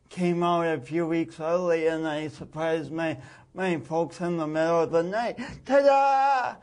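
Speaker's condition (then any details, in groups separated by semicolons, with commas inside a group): Speech impediment from birth oxygen loss; limited fine motor coordination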